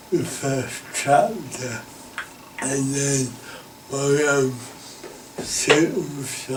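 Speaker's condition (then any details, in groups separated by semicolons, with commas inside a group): Cerebral palsy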